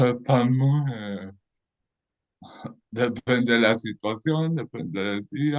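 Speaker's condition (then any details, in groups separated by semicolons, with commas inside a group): Cerebral palsy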